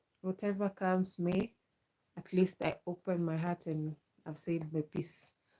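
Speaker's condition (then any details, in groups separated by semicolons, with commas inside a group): No condition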